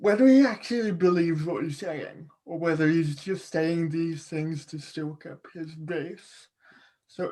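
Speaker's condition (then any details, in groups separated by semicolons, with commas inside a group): Cerebral palsy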